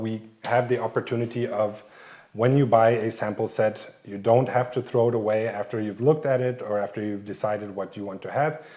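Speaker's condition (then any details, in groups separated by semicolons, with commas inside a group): No condition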